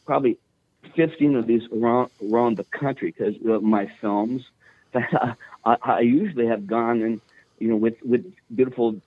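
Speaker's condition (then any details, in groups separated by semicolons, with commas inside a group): Stutter; stutter from birth, about $1 million spent on therapists and marbles, never fully lost; mild stutter, does not stutter very much; stutter still present, otherwise would sound a little like Robin Williams; repeated sounds, repeated words, blocks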